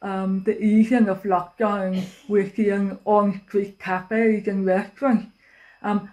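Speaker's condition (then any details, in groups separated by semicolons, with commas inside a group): Deafness; cannot use telephone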